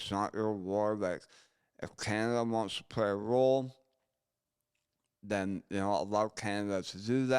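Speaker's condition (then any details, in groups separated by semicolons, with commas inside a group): Gunshot injury to chin; speech much improved, may still be hard to understand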